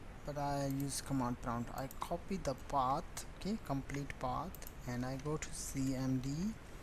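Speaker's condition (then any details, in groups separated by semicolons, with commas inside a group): No condition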